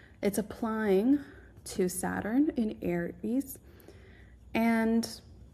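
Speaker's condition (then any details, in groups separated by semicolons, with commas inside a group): No condition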